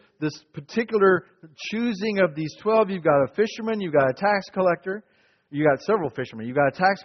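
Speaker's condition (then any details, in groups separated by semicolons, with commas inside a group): No condition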